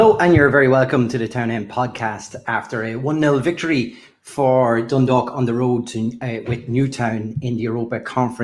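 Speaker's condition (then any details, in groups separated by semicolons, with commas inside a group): No condition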